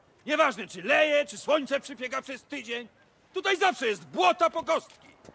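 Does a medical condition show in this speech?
No.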